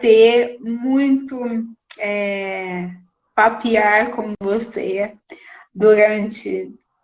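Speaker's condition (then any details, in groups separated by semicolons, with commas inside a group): Cerebral palsy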